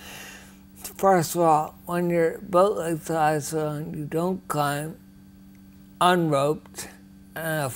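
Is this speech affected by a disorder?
Yes: ataxia; rare, progressive.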